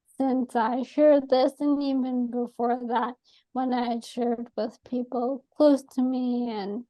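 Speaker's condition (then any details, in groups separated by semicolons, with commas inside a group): ALS; atypical case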